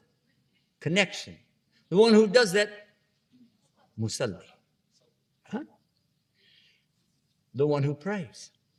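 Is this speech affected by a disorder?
No.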